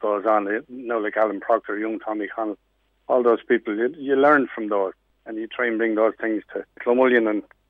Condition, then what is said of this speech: None; typical speech.